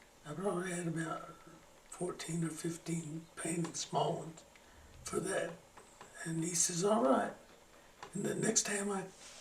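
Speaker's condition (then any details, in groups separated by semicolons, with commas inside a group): Parkinson's; slowing down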